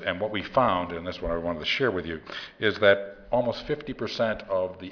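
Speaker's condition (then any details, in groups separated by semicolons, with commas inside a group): No condition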